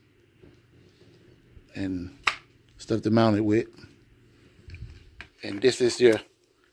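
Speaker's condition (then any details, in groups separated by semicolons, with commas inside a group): No condition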